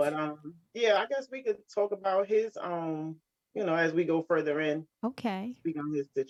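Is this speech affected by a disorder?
No.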